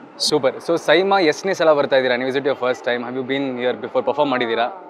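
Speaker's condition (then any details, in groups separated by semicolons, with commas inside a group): No condition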